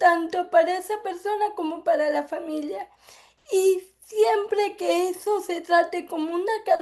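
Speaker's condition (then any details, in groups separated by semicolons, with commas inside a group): Cerebral palsy; affects speech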